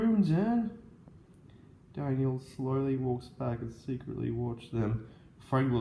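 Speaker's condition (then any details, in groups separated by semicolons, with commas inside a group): No condition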